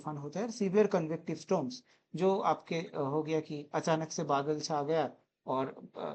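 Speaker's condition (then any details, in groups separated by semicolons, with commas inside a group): No condition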